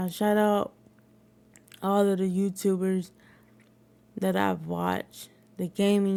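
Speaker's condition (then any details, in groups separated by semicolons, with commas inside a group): Cerebral palsy; wheelchair user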